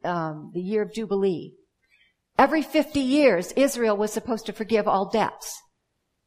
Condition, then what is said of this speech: None; typical speech.